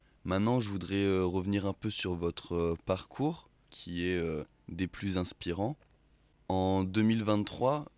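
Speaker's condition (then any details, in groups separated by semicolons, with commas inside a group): No condition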